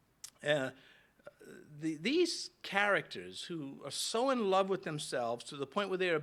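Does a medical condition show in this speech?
No.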